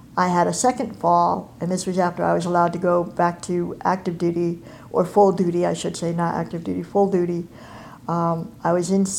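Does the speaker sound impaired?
Yes: cleft palate and cleft lip; congenital.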